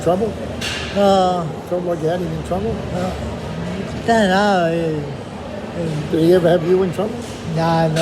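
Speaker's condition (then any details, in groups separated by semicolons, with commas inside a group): MND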